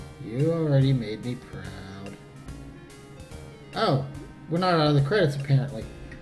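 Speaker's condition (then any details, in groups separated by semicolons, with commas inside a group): No condition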